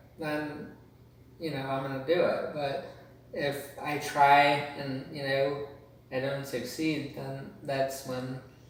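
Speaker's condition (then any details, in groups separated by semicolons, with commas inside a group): Cerebral palsy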